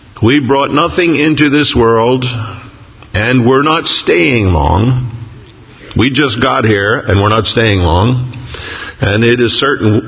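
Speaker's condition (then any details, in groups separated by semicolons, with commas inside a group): No condition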